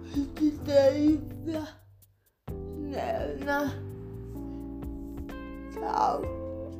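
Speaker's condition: Cerebral palsy; speech difficulty due to sequelae, lines also given in written podcast description for listeners

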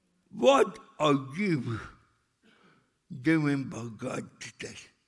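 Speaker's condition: Cerebral palsy; mother spoke for him in childhood

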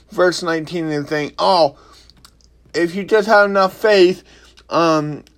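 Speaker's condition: Cerebral palsy; not healed, expected to last for life, limps

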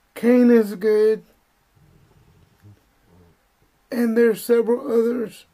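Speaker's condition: Spastic cerebral palsy; uses wheelchair

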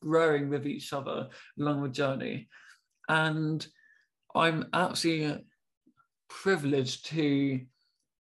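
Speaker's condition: Stammer; lifelong, delayed first word, severe in childhood, feared never speaking, taught sign symbols, weekly speech therapy first 10 years; mild stammer; worse with anxiety, avoids certain words, substitutes stammer-friendly words, pre-writes questions with stammer-friendly words; blocks

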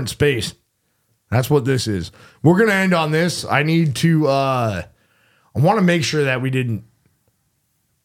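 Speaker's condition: No condition

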